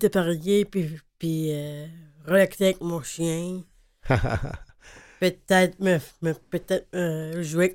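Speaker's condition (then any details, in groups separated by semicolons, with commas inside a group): Down syndrome (trisomy 21); extra chromosome on 21st pair, with intellectual disability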